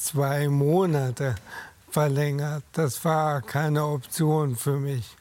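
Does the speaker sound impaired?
Yes: ALS; almost 10 years since diagnosis, companion Cassandra Menten, alternative therapies tried, cannot go out alone.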